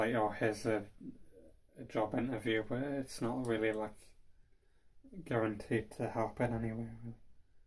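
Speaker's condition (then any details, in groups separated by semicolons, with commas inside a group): Cerebral palsy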